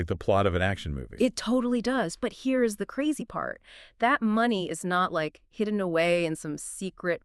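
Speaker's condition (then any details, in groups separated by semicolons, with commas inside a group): No condition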